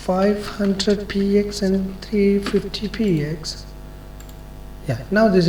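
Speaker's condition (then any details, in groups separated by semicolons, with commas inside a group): No condition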